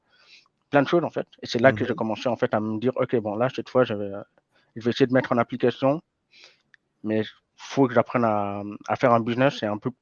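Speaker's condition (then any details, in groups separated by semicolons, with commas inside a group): Hearing impairment from birth; congenital hearing loss, lip reading since birth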